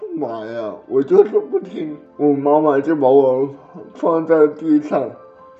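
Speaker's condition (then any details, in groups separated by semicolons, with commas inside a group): Cerebral palsy; over ten minutes of resuscitation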